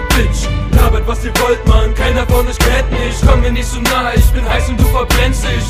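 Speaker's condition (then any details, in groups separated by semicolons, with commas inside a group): No condition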